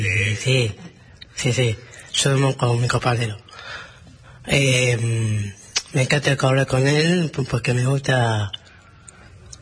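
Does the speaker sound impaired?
Yes: Down syndrome; trisomy 21, three copies of chromosome 21 in all body cells.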